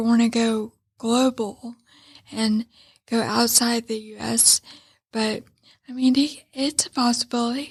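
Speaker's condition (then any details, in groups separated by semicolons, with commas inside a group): Traumatic brain injury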